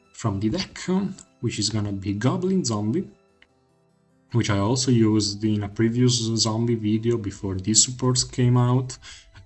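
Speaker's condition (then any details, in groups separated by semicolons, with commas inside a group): No condition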